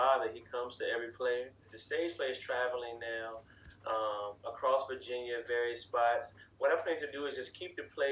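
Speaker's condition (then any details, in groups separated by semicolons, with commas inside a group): No condition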